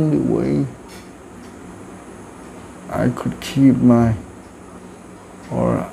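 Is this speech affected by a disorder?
Yes: cerebral palsy.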